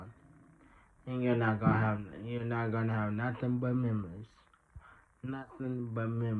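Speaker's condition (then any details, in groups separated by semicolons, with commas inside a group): Traumatic brain injury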